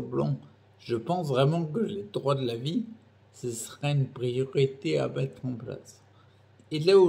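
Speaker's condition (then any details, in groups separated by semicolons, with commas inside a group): Primary progressive multiple sclerosis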